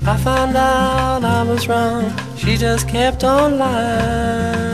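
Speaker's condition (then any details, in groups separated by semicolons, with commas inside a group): No condition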